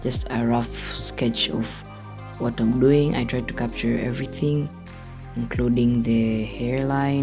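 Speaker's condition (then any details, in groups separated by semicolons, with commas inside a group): No condition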